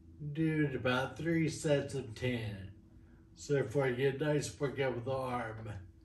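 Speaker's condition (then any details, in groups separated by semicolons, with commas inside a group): Friedreich's ataxia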